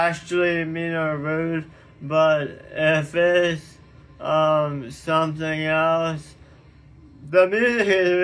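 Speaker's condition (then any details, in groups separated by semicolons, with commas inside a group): Tongue cancer surgery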